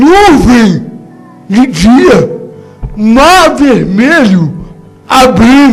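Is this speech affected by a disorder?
Yes: cerebral palsy; no speech as child.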